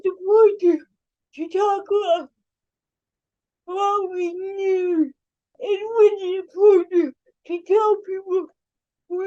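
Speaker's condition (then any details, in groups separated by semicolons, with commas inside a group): Cerebral palsy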